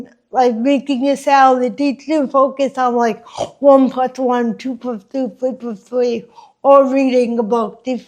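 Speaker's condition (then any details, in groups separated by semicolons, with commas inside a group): Cerebral palsy; affects speech, mouth and face, drooling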